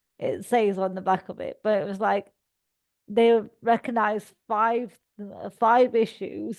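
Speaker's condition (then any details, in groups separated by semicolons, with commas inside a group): Cerebral palsy; all four limbs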